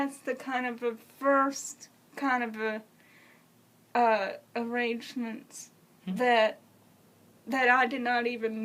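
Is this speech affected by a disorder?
Yes: cerebral palsy; congenital, uses wheelchair.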